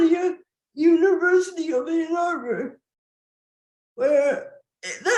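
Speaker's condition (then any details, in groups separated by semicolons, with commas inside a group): Cerebral palsy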